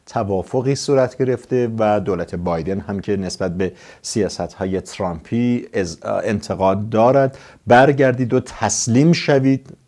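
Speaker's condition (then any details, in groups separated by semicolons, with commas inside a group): No condition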